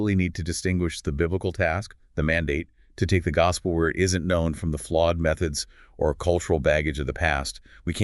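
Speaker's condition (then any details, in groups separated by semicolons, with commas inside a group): No condition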